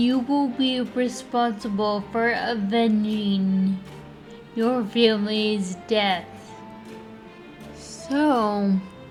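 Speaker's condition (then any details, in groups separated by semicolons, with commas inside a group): Friedreich's ataxia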